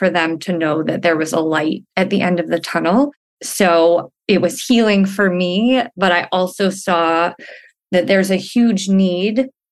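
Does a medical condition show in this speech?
Yes: bilateral cleft lip and palate; congenital, cleft treatment from birth, ongoing medical treatment.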